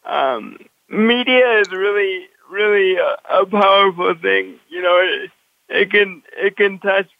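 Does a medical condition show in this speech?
Yes: cerebral palsy; pushed and pulled through triathlon races by father.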